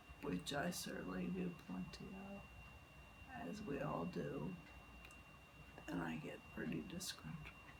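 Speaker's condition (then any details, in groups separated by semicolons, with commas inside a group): Multiple sclerosis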